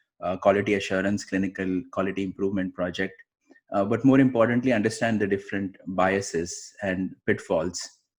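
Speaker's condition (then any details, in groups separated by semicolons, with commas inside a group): No condition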